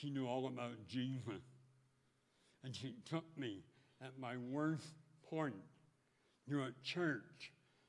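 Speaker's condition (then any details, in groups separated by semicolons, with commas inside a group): Speech impediment; first operation in North Dakota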